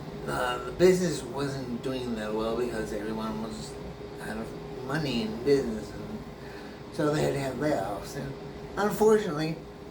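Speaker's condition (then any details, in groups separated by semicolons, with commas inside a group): Brain injury; memory greatly affected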